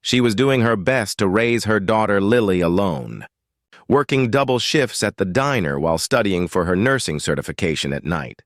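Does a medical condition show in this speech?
No.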